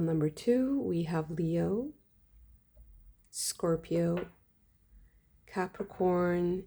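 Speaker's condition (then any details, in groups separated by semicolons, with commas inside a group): No condition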